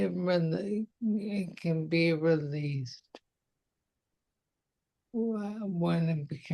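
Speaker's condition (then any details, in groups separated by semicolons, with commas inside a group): Multiple sclerosis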